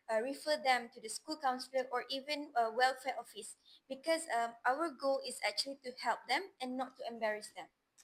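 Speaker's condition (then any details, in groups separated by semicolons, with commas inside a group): No condition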